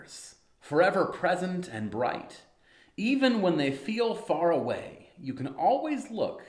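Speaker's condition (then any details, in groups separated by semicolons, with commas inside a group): No condition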